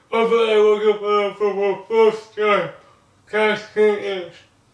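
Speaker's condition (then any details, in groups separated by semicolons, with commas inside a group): Cerebral palsy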